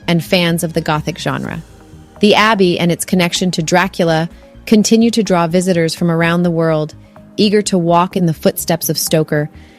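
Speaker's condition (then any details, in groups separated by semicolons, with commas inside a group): No condition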